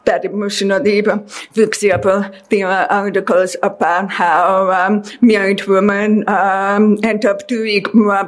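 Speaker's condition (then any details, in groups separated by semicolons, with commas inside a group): Deafness; deaf since childhood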